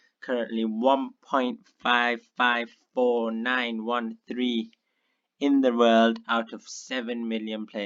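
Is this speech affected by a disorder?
No.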